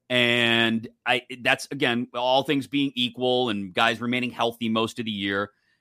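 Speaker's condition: No condition

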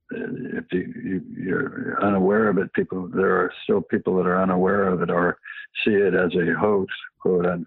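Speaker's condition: Parkinson's; past cancer

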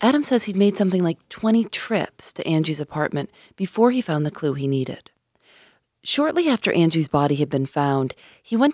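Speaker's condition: No condition

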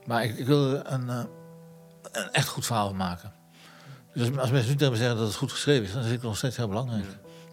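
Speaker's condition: Parkinson's disease; progressive incurable Parkinson's disease

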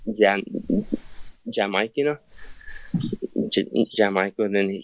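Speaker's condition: Stuttering; onset at a young age, always a problem growing up; still stutters; repeated sounds

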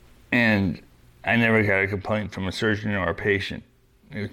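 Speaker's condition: Young onset Parkinson's disease; onset age 38, LRRK2 hereditary form, right hand weakness first, medication 5 years with wearing off, freezing; deep brain stimulator in place, daily exercise, no cognitive problems while working

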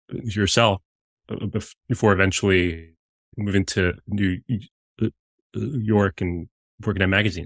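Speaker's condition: Stutter; still stutters as adult; stutters visibly and audibly; repeated sounds

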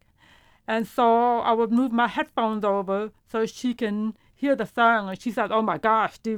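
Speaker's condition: Profound deafness; headphones too quiet

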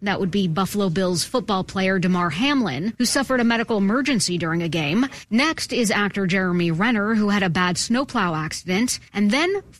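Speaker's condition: No condition

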